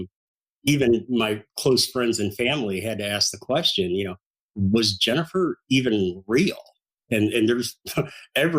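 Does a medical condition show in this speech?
No.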